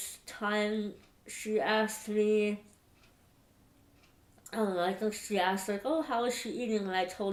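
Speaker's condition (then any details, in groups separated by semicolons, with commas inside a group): Moebius syndrome; reduced clarity from small tongue and poor lip closure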